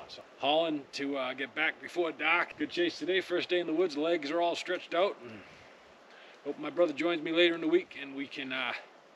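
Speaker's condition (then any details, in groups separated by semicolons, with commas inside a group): No condition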